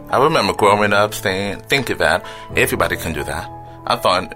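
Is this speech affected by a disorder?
Yes: hearing loss with cochlear implant; hearing lost at age one, damaged cochlea, hearing aid and lip reading until cochlear implant surgery at 18; articulates words very clearly, plans words and grammar, speech therapy from first grade, special therapy post-implant.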